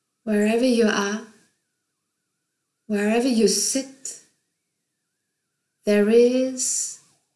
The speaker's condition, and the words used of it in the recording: No condition.